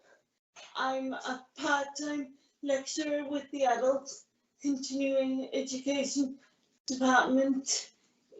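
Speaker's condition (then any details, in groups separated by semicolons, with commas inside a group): Cerebral palsy; caused by grade one brain bleed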